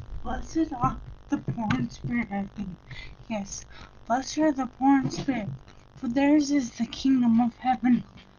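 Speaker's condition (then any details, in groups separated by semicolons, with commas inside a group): Brain injury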